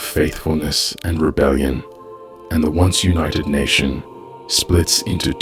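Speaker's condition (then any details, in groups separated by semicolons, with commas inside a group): No condition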